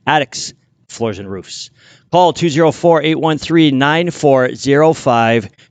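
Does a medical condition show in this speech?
No.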